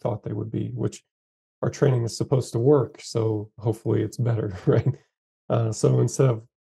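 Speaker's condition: No condition

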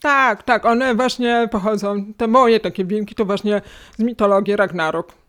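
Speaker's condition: Hearing loss, cochlear implant, acquired; Apple-linked latest model

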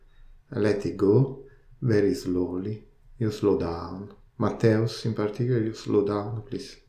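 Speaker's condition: No condition

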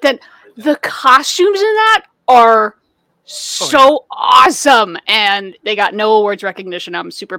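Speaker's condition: No condition

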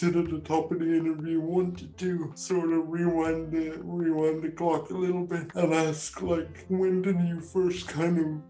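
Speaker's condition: Cerebral palsy; spastic quadriplegic type

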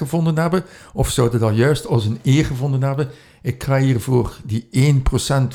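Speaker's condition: No condition

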